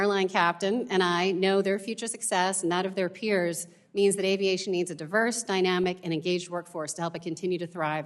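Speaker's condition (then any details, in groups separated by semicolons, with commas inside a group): No condition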